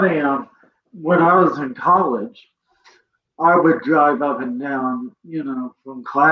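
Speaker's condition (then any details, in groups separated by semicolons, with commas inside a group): Cerebral palsy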